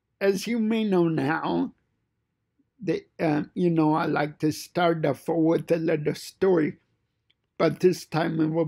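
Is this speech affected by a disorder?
Yes: cerebral palsy; fine motor impairment.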